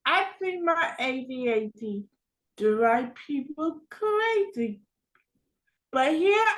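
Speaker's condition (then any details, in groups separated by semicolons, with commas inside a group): Cerebral palsy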